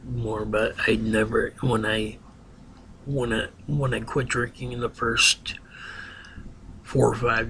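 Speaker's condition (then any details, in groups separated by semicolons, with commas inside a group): Ataxia; sometimes hard to enunciate, volume and word pronunciation affected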